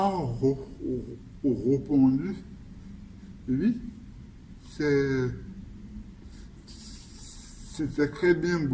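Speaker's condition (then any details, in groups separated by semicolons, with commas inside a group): Cerebral palsy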